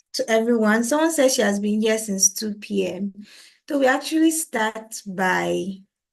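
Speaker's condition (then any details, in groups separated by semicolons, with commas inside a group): No condition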